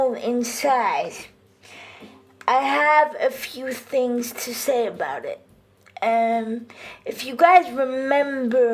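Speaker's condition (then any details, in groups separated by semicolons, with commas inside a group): Cerebral palsy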